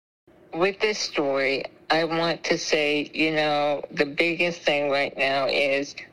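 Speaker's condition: Spinal muscular atrophy; congenital, ventilator

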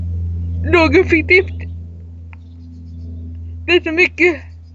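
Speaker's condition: Cerebral palsy; severe, wheelchair user

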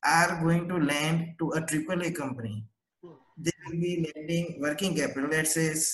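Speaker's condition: No condition

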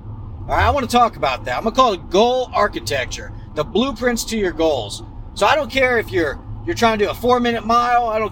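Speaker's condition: No condition

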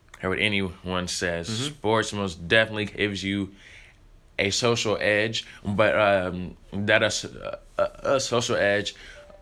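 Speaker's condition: Stuttering; stutter since early childhood, present in pre-k at Edna Row Elementary, formerly used a click sound; gotten better over the years, high school freshman, theater and musicals built speaking confidence; pauses and gets stuck, easier when rehearsed or singing, still stutters on stage; prolonged sounds

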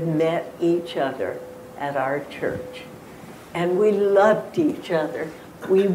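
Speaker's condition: Spasmodic dysphonia; could not talk for 4 months before diagnosis

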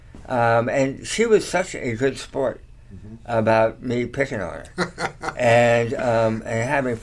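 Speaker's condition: Tongue cancer surgery; slight slur, talks okay

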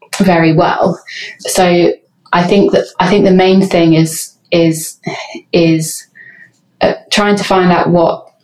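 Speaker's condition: Stammer; stammering left unedited in podcast, British Stammering Association no diversity without disfluency campaign; repeated words, prolonged sounds

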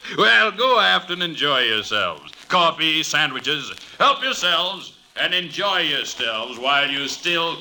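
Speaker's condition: No condition

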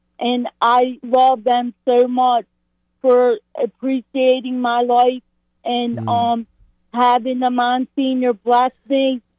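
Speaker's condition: Cerebral palsy, mild; slight, affecting leg, since birth, born six months premature, birth weight 3 pounds 5 ounces

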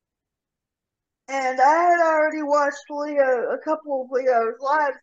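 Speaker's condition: Cerebral palsy; severe rotator cuff tear

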